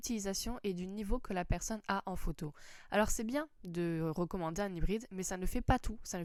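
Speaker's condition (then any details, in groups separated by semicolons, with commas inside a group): No condition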